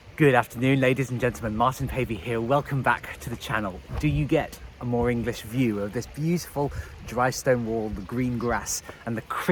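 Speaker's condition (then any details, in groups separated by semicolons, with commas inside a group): No condition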